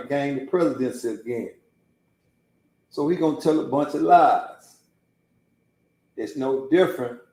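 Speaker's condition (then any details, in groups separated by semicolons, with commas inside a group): No condition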